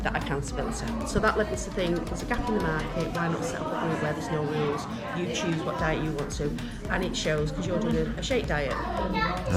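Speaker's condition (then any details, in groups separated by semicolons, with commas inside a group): No condition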